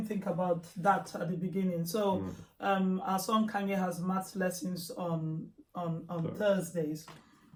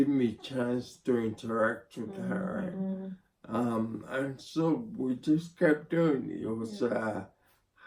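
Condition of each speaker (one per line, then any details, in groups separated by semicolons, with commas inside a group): No condition
Spinocerebellar ataxia (sca7); needs help typing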